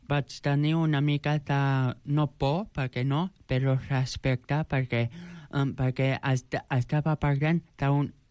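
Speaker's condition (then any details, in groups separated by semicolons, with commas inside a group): Joubert syndrome; present from birth; age 29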